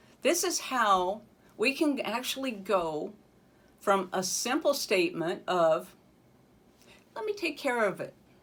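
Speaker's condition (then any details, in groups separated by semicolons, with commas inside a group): No condition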